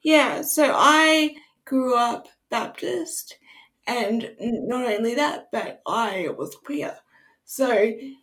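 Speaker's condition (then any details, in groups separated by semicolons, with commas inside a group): Cerebral palsy; wheelchair user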